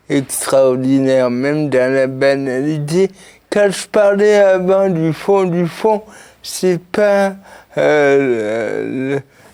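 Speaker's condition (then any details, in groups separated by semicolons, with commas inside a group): Cerebral palsy; since birth, birth injury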